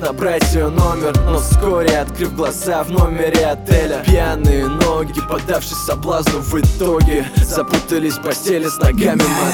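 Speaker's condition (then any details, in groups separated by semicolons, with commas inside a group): No condition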